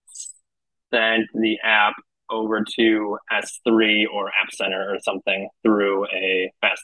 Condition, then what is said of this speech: Stuttering. I've had a stutter since I was 6 years old.